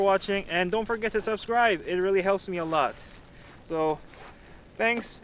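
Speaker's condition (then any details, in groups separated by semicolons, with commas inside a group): No condition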